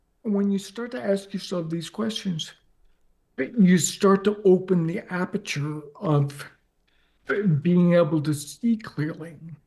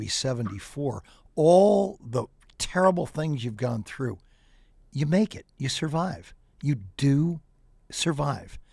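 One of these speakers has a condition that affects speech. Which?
The first: ALS; progressive, onset leg, spread to core, arms, hands, neck; 4.5 years since diagnosis, paralyzed below mid-throat, ventilator, powered wheelchair, near end stage; difficulty speaking and breathing, ventilator inflates lungs for voice, eye-tracking.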